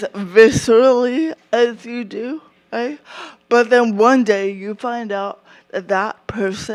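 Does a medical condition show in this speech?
Yes: cerebral palsy; from birth, affects balance, walking, motor skills; atypical voice.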